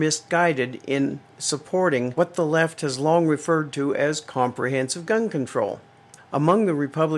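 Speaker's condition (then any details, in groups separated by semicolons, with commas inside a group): No condition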